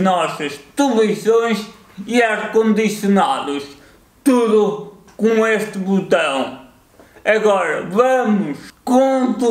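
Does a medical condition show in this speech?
Yes: cerebral palsy.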